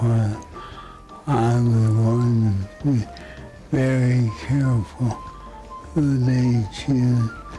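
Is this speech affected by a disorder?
Yes: Parkinson's disease.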